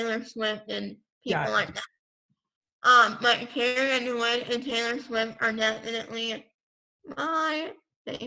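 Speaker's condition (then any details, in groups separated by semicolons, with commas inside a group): Pompe disease; recessive metabolic disease, nerve cell damage throughout body; since six months old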